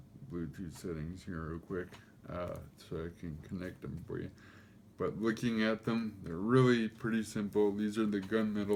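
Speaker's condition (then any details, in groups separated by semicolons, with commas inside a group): Cerebral palsy; affects gait and walking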